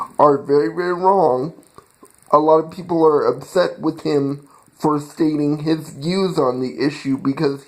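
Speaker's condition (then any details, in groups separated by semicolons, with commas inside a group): Cerebral palsy; from birth, second most severe of four types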